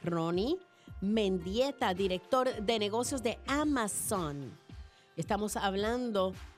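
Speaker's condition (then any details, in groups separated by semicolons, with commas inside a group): No condition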